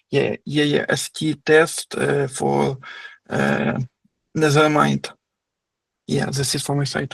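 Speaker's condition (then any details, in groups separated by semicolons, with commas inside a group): No condition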